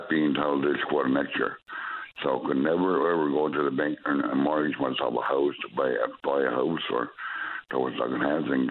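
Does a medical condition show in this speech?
Yes: stroke; two strokes, first in 2019, brain function affected; slurred speech at times, glitches and missing words.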